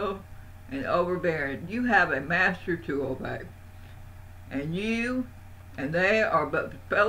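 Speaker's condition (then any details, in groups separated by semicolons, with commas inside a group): Parkinson's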